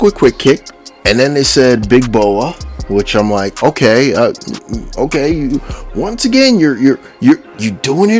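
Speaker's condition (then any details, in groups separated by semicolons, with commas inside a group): No condition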